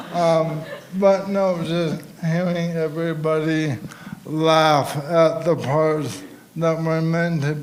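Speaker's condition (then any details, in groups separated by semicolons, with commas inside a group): ALS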